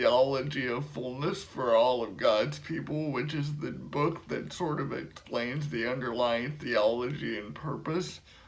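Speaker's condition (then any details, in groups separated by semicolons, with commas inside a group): Cerebral palsy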